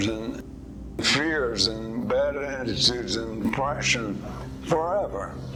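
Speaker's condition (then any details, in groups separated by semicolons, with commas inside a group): ALS; slow progression form; symptoms over 3.5 years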